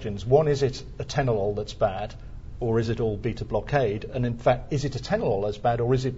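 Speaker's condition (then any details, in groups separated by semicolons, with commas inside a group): No condition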